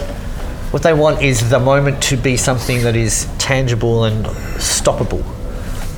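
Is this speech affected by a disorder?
Yes: cleft lip and palate.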